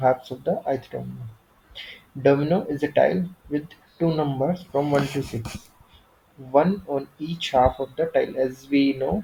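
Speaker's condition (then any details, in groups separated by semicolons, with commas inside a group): No condition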